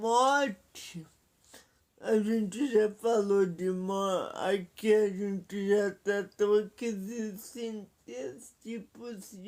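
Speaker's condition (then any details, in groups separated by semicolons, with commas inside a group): Paralysis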